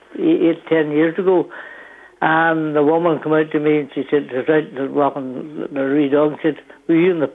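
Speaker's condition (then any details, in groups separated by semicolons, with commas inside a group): Young onset Parkinson's; diagnosed at 48, right hand tremor first, slow progression over about 10 years; worsening tremor and movement, barely walks, feet freezing, falls, sways, morning medication takes 40 minutes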